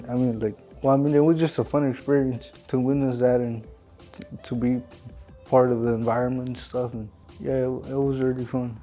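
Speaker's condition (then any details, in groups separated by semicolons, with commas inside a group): Cerebral palsy; cerebral palsy, premature birth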